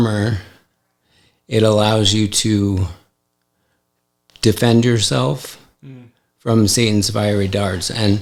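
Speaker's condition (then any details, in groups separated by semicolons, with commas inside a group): ALS; affects hand function; recently diagnosed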